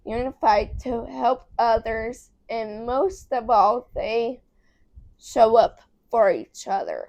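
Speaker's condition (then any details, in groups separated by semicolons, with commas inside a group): Cerebral palsy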